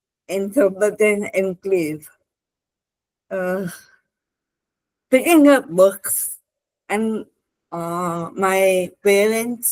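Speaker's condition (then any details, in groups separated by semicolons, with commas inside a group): Cerebral palsy; spastic left hand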